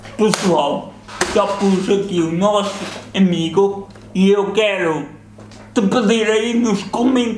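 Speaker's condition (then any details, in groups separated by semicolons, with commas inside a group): Cerebral palsy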